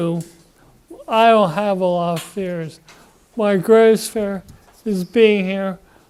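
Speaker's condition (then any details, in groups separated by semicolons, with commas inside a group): Parkinson's disease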